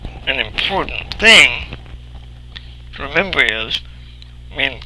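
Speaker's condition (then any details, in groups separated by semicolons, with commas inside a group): Cerebral palsy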